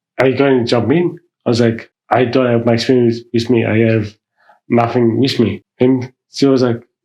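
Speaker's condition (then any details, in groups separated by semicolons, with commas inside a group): Mild cerebral palsy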